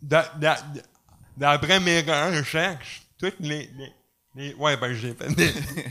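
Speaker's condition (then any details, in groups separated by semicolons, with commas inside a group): Cerebral palsy; uses crutches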